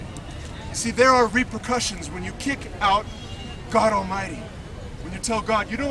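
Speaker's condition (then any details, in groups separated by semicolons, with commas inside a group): No condition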